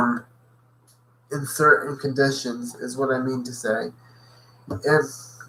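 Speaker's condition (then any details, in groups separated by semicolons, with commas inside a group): Cerebral palsy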